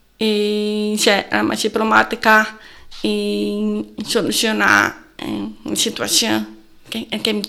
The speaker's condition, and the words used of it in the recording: Deafness. Doncs queda clar, però jo crec que l'entendrem perfectament.